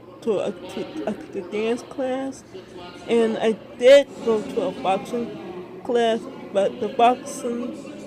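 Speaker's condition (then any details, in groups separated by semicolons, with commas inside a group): Speech impairment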